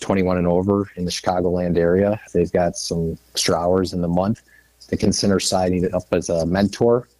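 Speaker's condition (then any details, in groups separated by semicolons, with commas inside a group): No condition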